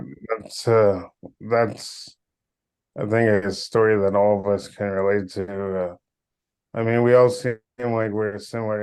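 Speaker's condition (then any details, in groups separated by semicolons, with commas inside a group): Cerebral palsy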